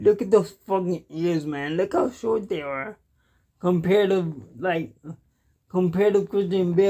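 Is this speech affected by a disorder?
Yes: cerebral palsy; cannot walk, uses wheelchair.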